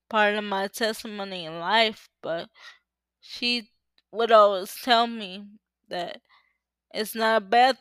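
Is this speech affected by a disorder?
Yes: cerebral palsy; uses power wheelchair.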